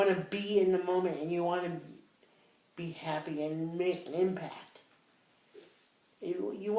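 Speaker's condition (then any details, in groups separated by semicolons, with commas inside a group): Cerebral palsy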